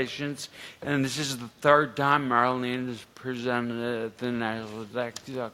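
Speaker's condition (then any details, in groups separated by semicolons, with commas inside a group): Ataxia; slurring and poor speech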